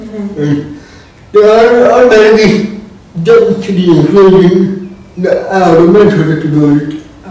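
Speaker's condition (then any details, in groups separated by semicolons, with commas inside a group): Cerebral palsy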